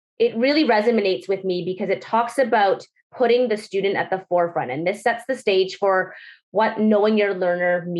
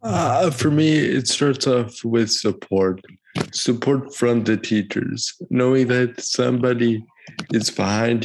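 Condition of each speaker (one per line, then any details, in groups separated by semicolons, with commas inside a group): No condition
Cerebral palsy; present from birth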